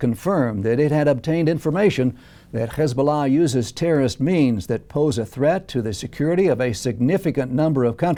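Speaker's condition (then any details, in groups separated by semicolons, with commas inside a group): No condition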